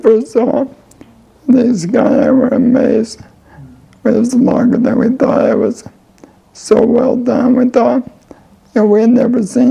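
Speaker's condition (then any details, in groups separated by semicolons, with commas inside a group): ALS; voice and lungs affected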